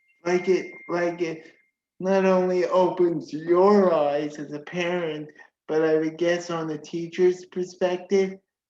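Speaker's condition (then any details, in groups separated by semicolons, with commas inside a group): Cerebral palsy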